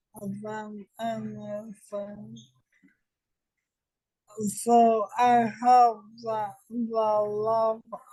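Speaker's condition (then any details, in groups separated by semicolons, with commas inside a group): ALS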